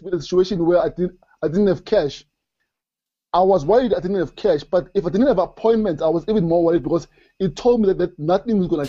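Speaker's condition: Stutter; stutter since childhood, grew up with it, never outgrew it; bit of a stutter, audibly battles it while talking, milder than few years ago; severe in school, school speech took whole period, avoided speaking careers, disliked call-center job due to stammering; repeated words, prolonged sounds

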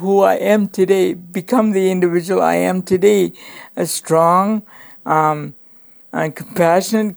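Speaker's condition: Cerebral palsy; cerebral palsy present from birth

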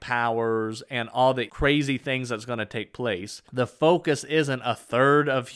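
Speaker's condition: No condition

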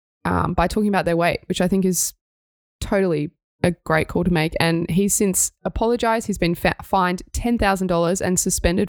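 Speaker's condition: No condition

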